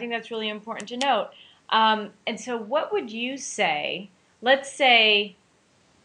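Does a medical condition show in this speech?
No.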